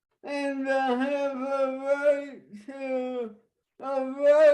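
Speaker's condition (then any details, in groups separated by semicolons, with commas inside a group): Traumatic brain injury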